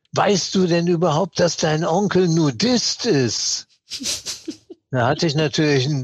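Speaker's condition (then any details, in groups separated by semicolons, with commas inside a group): Parkinson's disease; long attributed to stage fright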